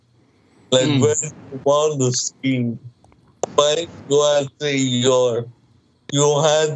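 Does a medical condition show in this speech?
Yes: cerebral palsy, mild.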